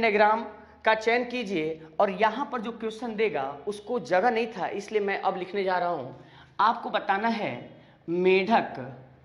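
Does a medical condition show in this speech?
No.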